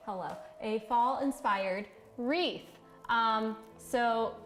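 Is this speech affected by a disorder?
No.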